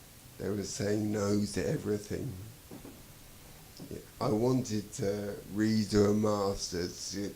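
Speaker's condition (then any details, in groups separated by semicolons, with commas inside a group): Traumatic brain injury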